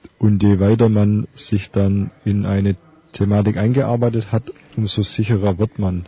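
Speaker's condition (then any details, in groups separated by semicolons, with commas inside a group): No condition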